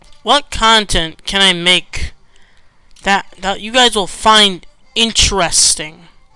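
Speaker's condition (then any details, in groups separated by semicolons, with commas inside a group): No condition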